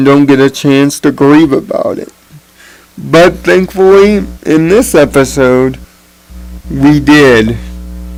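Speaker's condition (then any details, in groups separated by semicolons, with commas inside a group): Cerebral palsy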